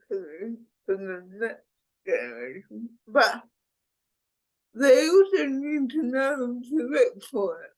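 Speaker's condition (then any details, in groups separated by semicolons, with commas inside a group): Cerebral palsy; speech impediment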